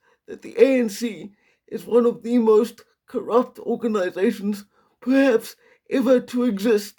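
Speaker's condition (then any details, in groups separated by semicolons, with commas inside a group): Quadriplegic cerebral palsy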